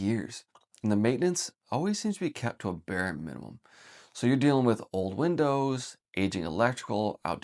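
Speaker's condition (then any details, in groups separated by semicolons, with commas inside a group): No condition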